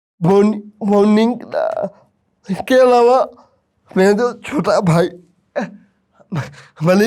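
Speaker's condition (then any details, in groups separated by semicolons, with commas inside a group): Cerebral palsy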